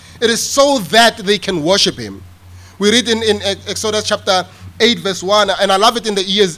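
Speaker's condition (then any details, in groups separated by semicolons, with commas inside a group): No condition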